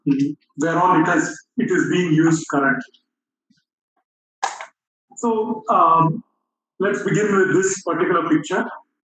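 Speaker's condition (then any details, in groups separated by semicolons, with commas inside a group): No condition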